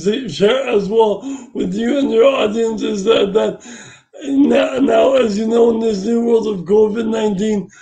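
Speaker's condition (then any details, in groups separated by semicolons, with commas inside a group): Brain injury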